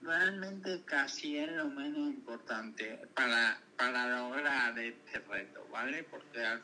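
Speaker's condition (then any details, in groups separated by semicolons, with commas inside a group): Cerebral palsy; lifelong physical motor disability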